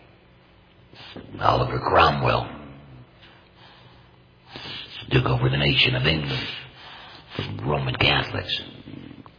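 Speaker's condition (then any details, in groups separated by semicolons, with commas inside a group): Total laryngectomy, complete laryngectomy, voice prosthesis; unusual tone of voice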